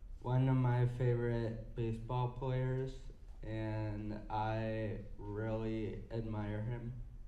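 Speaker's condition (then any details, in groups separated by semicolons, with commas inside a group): Cerebral palsy; physical therapy since infancy, doubled sessions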